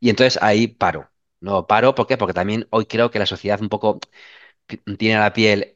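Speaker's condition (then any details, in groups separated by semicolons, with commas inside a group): Stuttering; since childhood; sometimes stutters more than usual in class, pauses, laughs it off; repeated words, blocks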